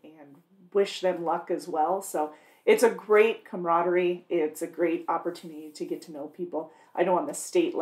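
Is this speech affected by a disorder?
No.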